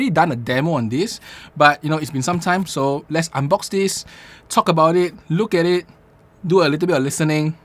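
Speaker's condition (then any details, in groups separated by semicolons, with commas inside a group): No condition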